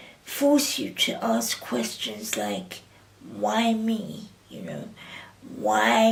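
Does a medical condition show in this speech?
Yes: cerebral palsy.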